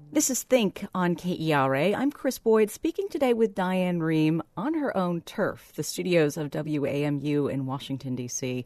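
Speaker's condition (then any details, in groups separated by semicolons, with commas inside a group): No condition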